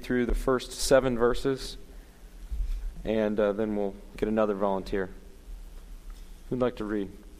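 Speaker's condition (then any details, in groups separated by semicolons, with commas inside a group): No condition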